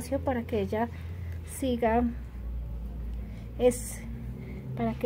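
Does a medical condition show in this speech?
No.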